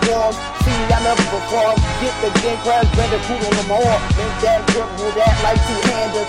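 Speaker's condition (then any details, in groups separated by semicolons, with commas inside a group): No condition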